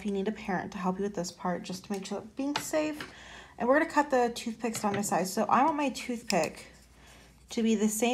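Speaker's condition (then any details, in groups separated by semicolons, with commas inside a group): No condition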